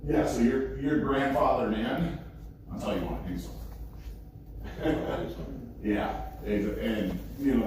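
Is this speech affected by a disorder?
No.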